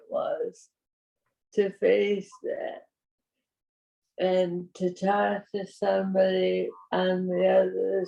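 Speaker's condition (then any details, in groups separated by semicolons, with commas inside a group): Parkinson's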